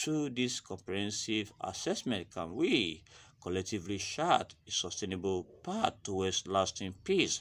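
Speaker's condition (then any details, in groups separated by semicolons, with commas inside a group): No condition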